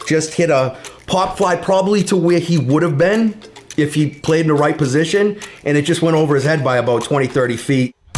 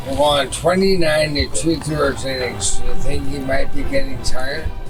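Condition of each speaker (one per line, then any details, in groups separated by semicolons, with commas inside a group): No condition
ALS; 7 years after onset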